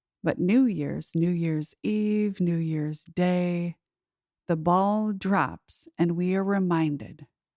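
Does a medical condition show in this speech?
No.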